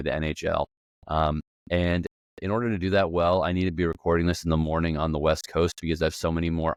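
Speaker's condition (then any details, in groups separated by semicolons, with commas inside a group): No condition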